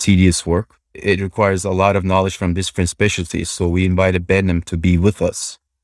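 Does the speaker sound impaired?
No.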